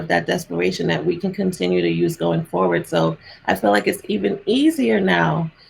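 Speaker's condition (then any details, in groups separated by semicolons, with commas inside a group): No condition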